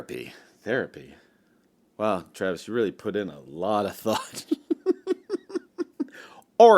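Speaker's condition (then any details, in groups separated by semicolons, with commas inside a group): No condition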